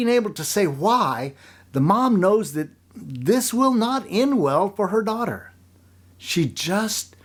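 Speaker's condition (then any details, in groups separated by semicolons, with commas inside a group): No condition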